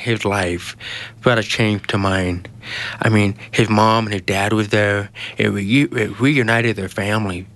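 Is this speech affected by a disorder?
Yes: genetic hearing loss; congenital genetic 90% hearing loss inherited from father, diagnosed almost age two, no cochlear implant; hearing aid, earlier body aid, twelve years speech and listening therapy, Child Shall Speak program; speaks well after years of therapy, trouble understanding unfamiliar accents on phone.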